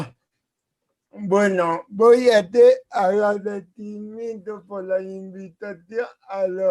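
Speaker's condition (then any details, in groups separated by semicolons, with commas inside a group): Cerebral palsy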